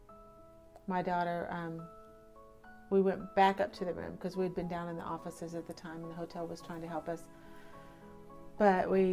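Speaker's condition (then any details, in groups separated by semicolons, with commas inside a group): No condition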